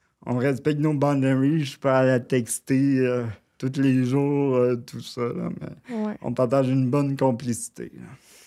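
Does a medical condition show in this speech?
Yes: cerebral palsy.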